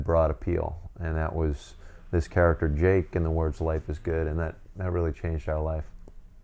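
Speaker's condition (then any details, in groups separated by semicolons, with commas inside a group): No condition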